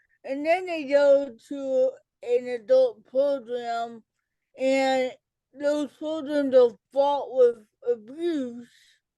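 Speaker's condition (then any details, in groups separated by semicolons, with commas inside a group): Cerebral palsy; speech delay in childhood, speech services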